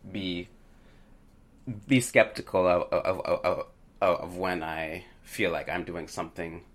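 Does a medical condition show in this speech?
Yes: stuttering; onset at age 4 or 5, considered without cure, lifelong; age 36, about 31 years since onset; stutter less evident when singing, stutters articulating saxophone notes, especially on downbeats with others; here repeated sounds, repeated words, blocks.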